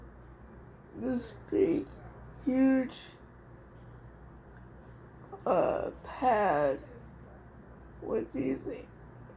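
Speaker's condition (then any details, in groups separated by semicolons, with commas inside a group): Cerebral palsy; speech somewhat affected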